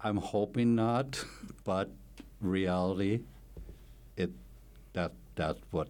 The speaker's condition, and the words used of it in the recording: Aphasia. My main issue right now is it not so much the speaking part, which becomes issues